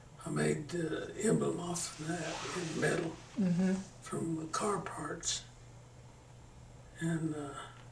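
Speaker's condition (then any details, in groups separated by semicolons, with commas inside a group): Parkinson's; slowing down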